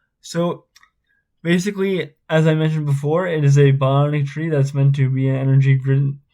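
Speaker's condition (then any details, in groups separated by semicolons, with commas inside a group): Spastic cerebral palsy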